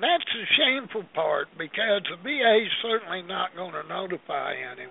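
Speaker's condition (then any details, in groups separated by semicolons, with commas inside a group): Parkinson's disease; Parkinson's for quite some time, tremor, trouble with fine hand work as watchmaker; shivering, partly from disease, partly from cold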